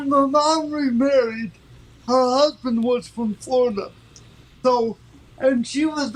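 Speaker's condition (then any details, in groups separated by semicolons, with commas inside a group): Cerebral palsy; from birth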